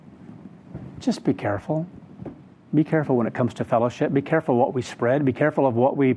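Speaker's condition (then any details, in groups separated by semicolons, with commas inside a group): No condition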